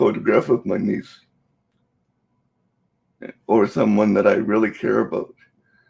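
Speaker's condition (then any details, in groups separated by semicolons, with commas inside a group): Cerebral palsy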